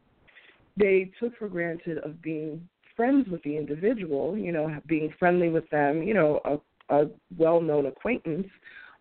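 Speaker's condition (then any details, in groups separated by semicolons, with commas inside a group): No condition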